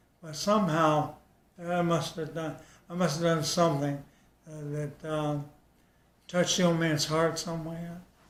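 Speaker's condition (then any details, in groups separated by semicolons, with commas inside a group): ALS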